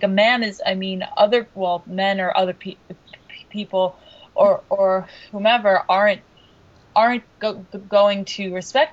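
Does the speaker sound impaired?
Yes: stuttering; onset second or third grade, formerly covert, therapy at 15, American Institute for Stuttering, New York; still stutters a good amount, ongoing sessions at American Institute for Stuttering, not practising tools recently; Stuttering modification, prolongations, easy onsets, pullouts, voluntary Stuttering, breathing format, slowing speech greatly reduces Stuttering; here repeated sounds, repeated words, prolonged sounds.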